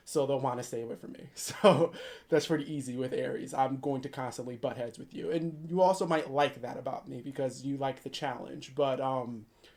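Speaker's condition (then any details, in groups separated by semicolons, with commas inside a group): No condition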